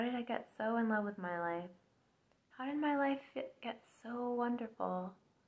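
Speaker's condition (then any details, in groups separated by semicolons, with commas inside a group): No condition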